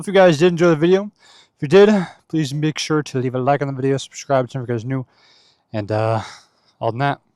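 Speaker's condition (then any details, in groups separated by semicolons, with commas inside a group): No condition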